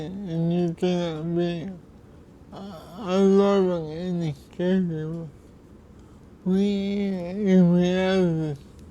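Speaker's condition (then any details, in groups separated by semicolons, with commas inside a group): Cerebral palsy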